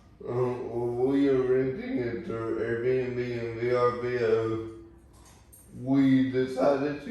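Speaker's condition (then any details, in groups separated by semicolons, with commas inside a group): Cerebral palsy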